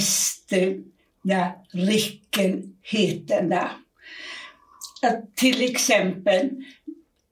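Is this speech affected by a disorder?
Yes: aphasia; aphasia from brain damage, at onset could not speak at all, partly recovered after time in Spain; member of aphasia association; knows words but cannot get them out, word-finding errors, garbled non-words, restarts, repetitions.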